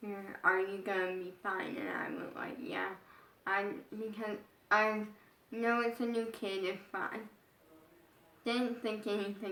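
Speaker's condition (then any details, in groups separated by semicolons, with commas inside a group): Brain injury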